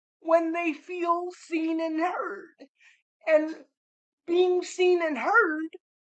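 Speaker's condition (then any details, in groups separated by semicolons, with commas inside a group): Cerebral palsy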